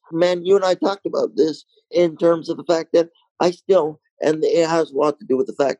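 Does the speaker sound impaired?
Yes: cerebral palsy, mild.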